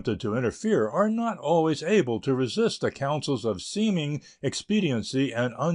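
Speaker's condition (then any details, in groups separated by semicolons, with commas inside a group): No condition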